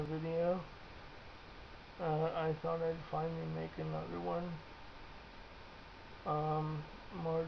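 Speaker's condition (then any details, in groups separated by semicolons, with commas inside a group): Cerebral palsy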